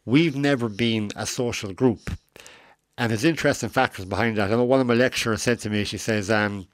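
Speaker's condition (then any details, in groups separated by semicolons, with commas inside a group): Cleft lip and palate; adult, age 41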